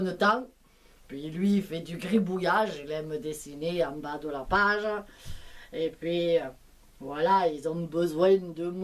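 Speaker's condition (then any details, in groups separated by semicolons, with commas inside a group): No condition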